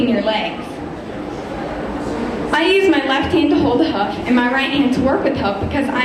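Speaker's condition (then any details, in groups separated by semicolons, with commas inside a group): No condition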